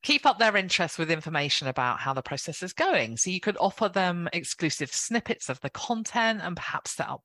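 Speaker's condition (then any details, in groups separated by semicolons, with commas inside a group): No condition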